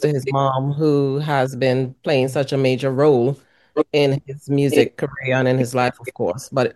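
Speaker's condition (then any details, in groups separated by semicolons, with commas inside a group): No condition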